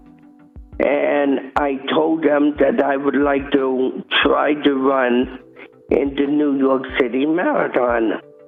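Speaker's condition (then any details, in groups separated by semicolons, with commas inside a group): Cerebral palsy; from birth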